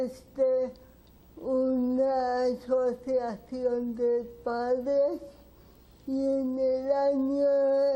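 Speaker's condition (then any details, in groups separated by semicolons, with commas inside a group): Cerebral palsy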